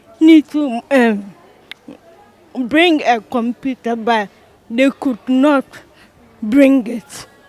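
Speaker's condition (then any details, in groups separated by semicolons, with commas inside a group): Cerebral palsy; affects muscle tone, movement, motor skills; diagnosed at age six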